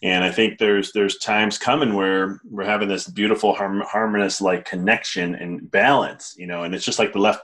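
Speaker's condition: No condition

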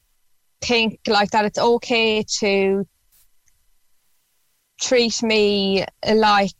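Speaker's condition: Stutter; stutter since about age 3, progressively worse into teenage years, childhood speech therapy did not help; woman in 30s, reports a good speech day today; varies day to day, some days cannot speak a word, worse with new people, rude or rushed listeners; blocks

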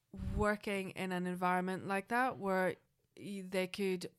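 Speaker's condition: No condition

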